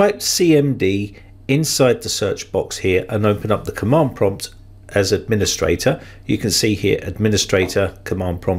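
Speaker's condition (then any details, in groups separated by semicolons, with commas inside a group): No condition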